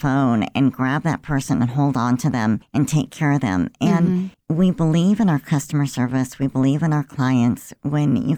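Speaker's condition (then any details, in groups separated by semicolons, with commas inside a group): Cleft lip and palate; congenital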